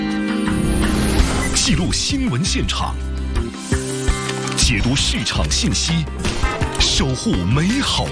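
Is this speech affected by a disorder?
No.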